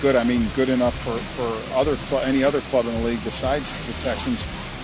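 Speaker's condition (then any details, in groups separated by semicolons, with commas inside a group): No condition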